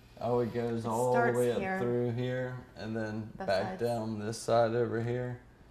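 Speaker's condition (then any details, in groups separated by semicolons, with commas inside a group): ALS; ALS, upper and lower motor neuron, leg spasticity, arm weakness; still walking, frequent falls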